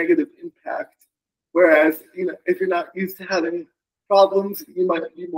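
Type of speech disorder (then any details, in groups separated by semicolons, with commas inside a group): Dysarthria; cerebral palsy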